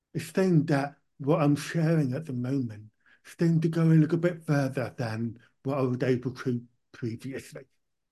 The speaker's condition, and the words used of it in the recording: Deafness. I started off wearing hearing aids, which would shift about powerful enough for me to hear my own speech, which is why my speech isn't too bad.